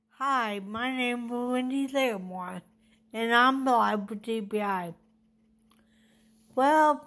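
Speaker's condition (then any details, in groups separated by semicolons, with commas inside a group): Traumatic brain injury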